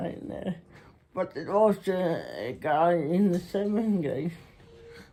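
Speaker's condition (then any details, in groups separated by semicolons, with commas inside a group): Muscular Parkinson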